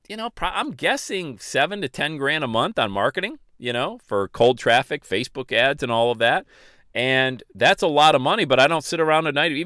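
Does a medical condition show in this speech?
No.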